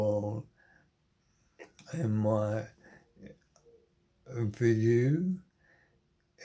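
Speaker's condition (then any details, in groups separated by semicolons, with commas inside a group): Motor neuron disease; terminal; body failing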